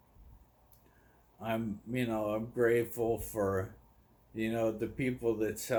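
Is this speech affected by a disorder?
Yes: ALS.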